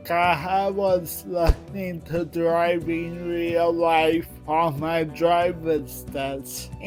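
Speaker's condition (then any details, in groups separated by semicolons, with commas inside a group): Cerebral palsy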